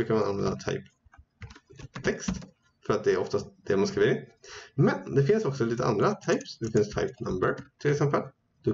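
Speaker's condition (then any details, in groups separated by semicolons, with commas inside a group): No condition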